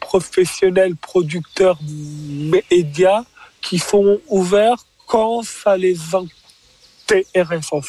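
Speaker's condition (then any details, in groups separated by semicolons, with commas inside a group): Stuttering; stuttering since age 4, diagnosed at 4, psychiatrist first misdiagnosed Gilles de la Tourette; stuttering comedian performing on stage, says stuttering never a handicap, never suffered from it; audible stutter, once praised after first show for playing a stutterer well; prolonged sounds, blocks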